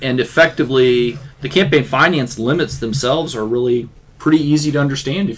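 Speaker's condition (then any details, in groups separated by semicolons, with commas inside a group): No condition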